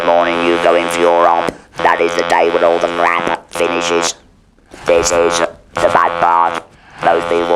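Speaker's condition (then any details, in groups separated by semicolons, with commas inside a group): Laryngeal cancer with laryngectomy; laryngeal squamous cell carcinoma, laryngectomy; chemotherapy, radiotherapy, repeated surgery; lost speech after operation, speech therapy, slower speech clearer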